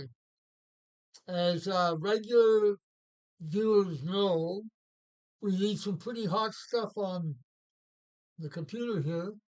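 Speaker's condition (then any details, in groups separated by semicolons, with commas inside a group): Parkinson's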